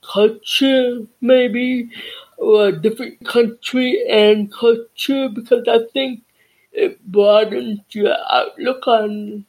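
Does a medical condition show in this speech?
Yes: cerebral palsy and deafness.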